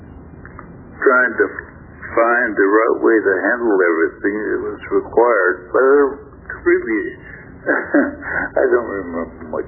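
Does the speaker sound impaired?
Yes: stroke affecting throat muscles; much mobility recovered with therapy.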